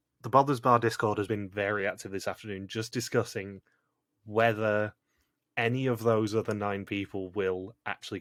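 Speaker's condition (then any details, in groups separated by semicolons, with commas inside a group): No condition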